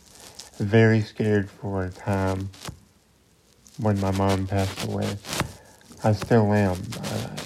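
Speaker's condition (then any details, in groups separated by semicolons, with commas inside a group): Cerebral palsy; cerebral palsy since birth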